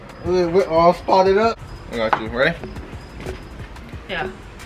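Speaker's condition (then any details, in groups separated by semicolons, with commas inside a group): No condition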